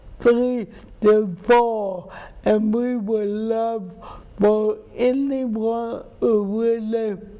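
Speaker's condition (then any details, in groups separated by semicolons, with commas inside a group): Cerebral palsy; affects walking and gait; speech impairment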